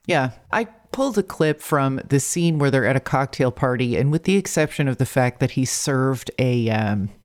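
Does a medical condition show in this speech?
No.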